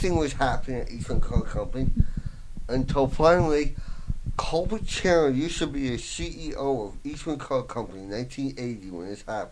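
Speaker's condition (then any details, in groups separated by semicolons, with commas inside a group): Voice box damage, traumatic brain injury; tbi found 3-4 years ago, rehabilitation services, fine motor loss, half lung capacity lost, cannot handwrite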